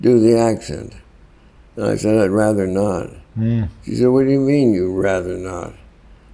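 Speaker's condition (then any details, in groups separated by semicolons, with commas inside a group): Parkinson's; worsening, often debilitating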